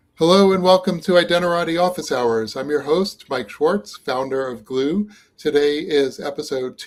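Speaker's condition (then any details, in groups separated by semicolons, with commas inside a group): No condition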